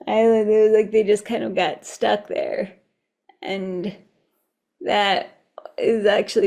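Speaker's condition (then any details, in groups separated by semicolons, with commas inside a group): ALS; nine years since diagnosis, pseudobulbar affect, fasciculations, foot drop, cramps, poor balance; slurred speech, increased saliva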